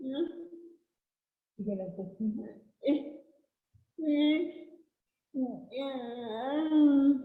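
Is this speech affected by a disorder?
Yes: cerebral palsy; since birth.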